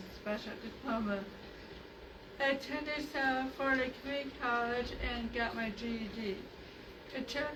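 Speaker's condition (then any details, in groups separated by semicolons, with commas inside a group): Cerebral palsy; physical disability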